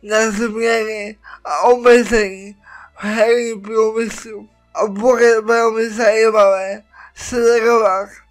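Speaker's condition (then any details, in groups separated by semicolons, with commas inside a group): Cerebral palsy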